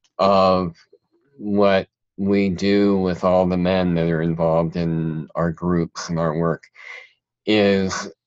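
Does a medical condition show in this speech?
Yes: cleft palate; present since childhood.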